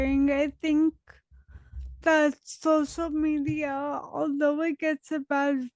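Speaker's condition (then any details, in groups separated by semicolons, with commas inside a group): Dystonia; dystonia from infancy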